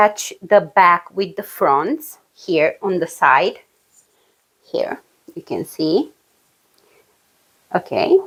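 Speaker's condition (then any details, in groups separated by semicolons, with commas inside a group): No condition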